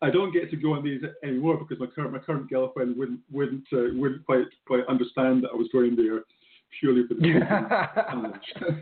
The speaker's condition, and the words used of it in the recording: Stuttering. For me, it's not a cure, and for me, it's also that it can be situational.